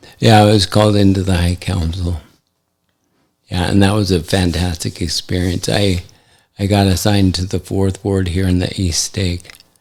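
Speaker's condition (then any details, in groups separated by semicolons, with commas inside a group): ALS; affects hand function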